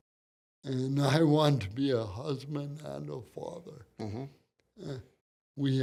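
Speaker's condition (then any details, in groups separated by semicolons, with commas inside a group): Cerebral palsy; from birth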